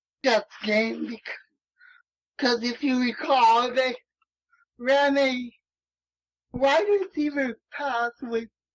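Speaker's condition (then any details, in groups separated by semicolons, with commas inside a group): Cerebral palsy; no pitch control, may be hard to understand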